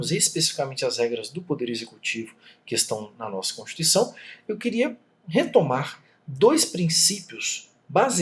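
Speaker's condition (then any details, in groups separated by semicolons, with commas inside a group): No condition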